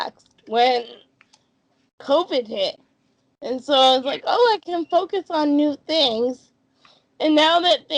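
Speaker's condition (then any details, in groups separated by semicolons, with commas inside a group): Cerebral palsy; speech therapy in childhood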